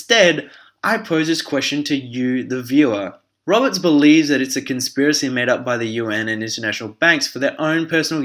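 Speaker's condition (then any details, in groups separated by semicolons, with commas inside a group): No condition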